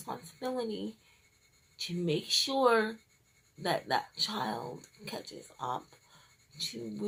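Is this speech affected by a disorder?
Yes: cerebral palsy, triplegia.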